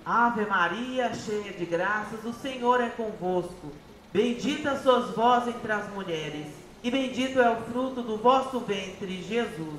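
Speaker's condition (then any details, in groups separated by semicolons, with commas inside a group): No condition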